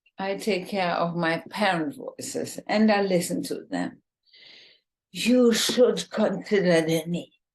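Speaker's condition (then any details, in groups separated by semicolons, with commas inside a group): ALS, bulbar form, bulbar onset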